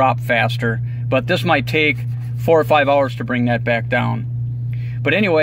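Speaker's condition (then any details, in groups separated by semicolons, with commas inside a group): No condition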